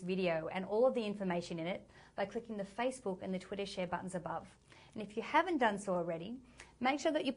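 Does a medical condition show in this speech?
No.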